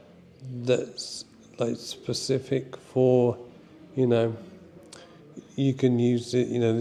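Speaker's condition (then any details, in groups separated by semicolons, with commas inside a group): Motor neurone disease; ALS type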